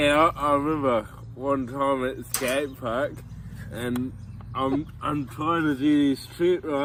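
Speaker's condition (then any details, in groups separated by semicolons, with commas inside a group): Cerebral palsy; from birth, tight muscles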